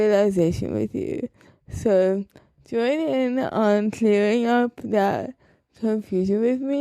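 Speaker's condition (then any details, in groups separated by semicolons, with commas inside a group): Cerebral palsy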